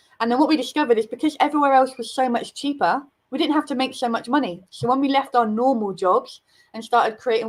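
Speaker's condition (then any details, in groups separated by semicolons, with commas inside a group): No condition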